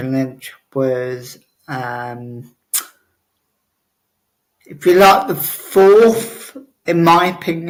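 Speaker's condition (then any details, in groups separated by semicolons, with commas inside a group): Cerebral palsy; obvious speech impediment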